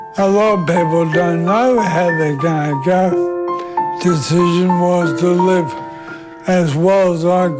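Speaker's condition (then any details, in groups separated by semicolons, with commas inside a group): Motor neurone disease; affects voice, breathing and hands; voice fatigue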